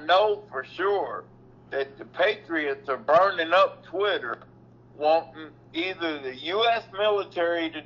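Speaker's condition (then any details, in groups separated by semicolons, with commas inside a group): Cerebral palsy; reports being back on feet, running in yard days after taking ImmuCyst supplement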